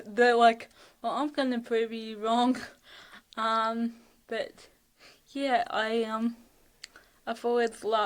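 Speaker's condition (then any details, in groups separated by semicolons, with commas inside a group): Cerebral palsy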